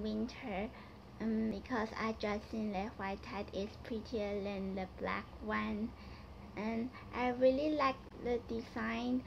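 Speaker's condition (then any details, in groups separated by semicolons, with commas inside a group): Cerebral palsy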